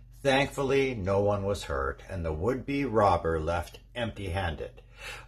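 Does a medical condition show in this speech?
No.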